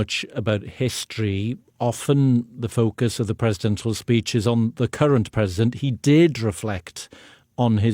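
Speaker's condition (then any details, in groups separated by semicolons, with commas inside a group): No condition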